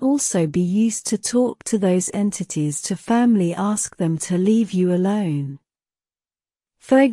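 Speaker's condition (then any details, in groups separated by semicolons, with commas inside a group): No condition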